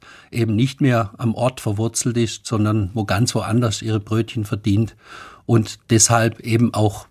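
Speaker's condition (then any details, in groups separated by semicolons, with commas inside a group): No condition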